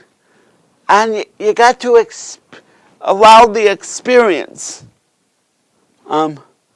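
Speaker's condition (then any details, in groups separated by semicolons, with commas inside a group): Cerebral palsy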